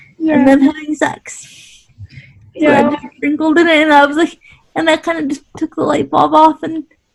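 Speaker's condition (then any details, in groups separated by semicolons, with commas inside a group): Cerebral palsy; quadriplegic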